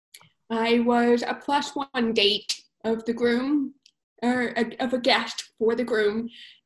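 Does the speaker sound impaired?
Yes: profound deafness, cochlear implant, congenital profound hearing loss; born deaf, some cochlear hair cells left but insufficient, cochlear implant chosen by doctor father; speech developed through one-on-one training by mother, a former language teacher.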